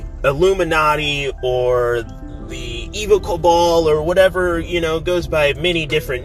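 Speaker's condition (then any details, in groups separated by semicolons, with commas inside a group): No condition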